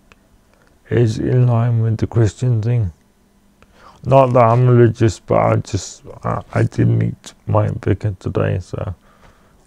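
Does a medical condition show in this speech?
Yes: cerebral palsy.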